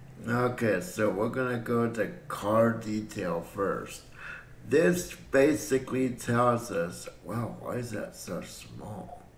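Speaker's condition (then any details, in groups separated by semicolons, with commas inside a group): Cerebral palsy; breathing fine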